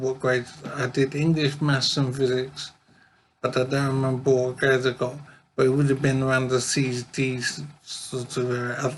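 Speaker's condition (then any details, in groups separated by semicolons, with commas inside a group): Brain injury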